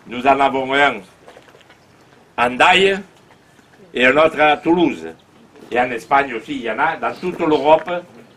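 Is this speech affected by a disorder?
No.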